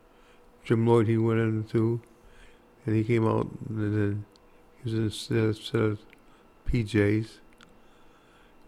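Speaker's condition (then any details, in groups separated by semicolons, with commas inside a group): Parkinson's disease; hard time walking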